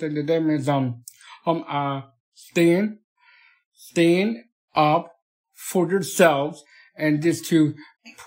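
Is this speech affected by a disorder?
Yes: Down syndrome.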